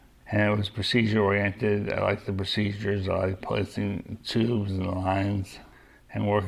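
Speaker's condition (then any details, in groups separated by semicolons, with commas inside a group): Young onset Parkinson's disease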